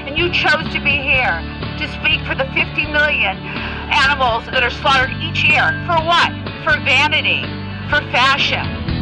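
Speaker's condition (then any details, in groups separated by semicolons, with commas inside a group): No condition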